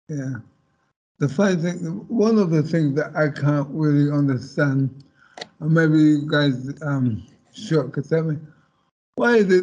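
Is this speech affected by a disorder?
Yes: MND; voice banked reading I Will Always Be Me ebook, 99.9% own voice, earlier app bank sounded foreign.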